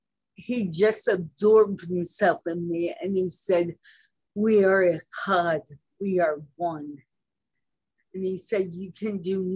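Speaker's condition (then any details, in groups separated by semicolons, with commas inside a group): Cerebral palsy; present from birth, traumatic birth with resuscitation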